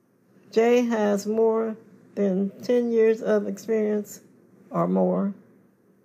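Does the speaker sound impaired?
Yes: cerebral palsy; confined to wheelchair.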